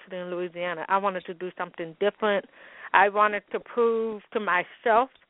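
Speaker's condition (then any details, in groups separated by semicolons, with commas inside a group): Hearing loss with speech impediment, congenital; speech impediment caused by hearing loss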